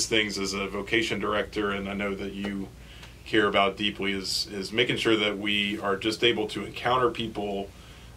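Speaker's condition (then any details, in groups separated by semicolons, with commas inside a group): No condition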